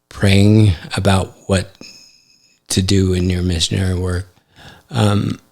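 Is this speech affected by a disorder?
Yes: ALS; affects hand function.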